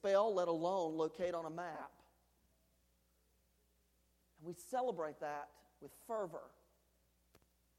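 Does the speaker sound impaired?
No.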